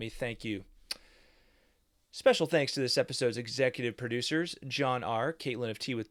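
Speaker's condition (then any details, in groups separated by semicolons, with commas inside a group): No condition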